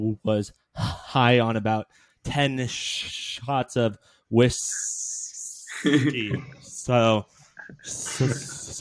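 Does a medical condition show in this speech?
Yes: stuttering; varies day to day with bad talking days, called not a disability but annoying; massive pauses, little breaks in speech; here prolonged sounds, blocks.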